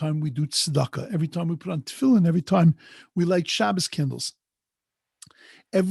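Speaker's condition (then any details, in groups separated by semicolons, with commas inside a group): No condition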